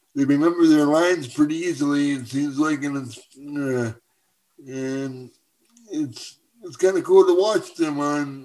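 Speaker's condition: Cerebral palsy; uses wheelchair for mobility

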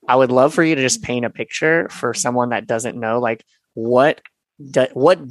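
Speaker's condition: Cleft palate and lip; hip bone grafted into mouth

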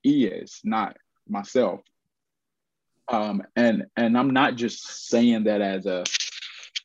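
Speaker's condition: Stuttering; lifelong stutter, aware of it from about age 4; still stutters, speaks on stage, gave TEDx Charlotte talk, speaking coach Naeem; once felt unable to make sales or phone calls; repeated words, prolonged sounds

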